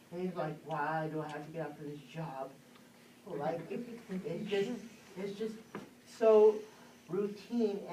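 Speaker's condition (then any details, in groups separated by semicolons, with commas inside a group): Cerebral palsy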